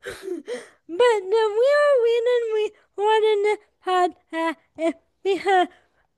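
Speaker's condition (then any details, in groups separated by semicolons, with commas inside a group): Cerebral palsy; adult, 24 years old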